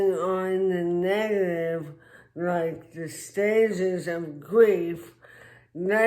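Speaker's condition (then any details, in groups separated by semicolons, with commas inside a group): Traumatic brain injury; speech impairment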